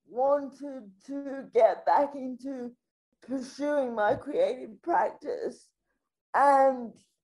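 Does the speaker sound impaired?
Yes: spastic quadriplegic cerebral palsy; from being born three months premature, full-time electric wheelchair user.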